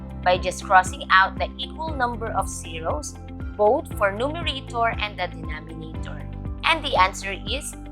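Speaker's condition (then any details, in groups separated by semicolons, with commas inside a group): No condition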